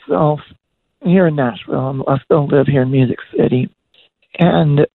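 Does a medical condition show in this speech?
Yes: voice disorder; 1995 voice dropped out, couldn't sing or talk, later lost range, control and power, raspy, broken.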